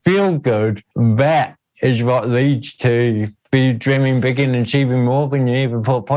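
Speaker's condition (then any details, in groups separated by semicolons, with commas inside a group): Cerebral palsy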